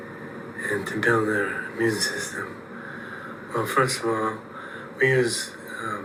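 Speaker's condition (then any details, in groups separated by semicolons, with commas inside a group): Parkinson's disease; voice not very good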